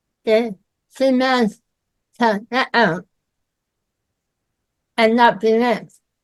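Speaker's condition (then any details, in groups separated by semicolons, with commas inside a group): Myasthenia gravis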